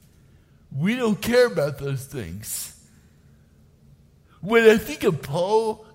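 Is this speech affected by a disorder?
Yes: cerebral palsy; from birth, diagnosed age five, hand tremor, rare muscle and nerve disease onset eighth grade; walking again after therapy, types instead of handwriting, gets tired; does not talk like typical speaker, speech typical before eighth grade disease onset.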